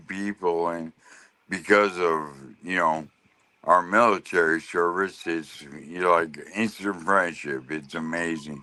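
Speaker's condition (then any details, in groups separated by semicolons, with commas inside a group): Lou Gehrig's disease (ALS)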